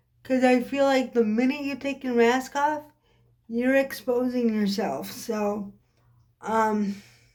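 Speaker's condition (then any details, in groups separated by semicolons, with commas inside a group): Cerebral palsy; occasional swallowing problems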